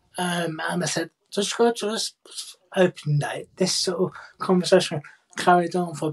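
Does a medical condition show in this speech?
Yes: cerebral palsy, profound hearing loss; born three months premature, boccia class BC5 formerly BC2; speaks clearly and well, no longer signs, most BSL forgotten; speaks clearly despite deafness, BSL first language, primary school speech and language therapy.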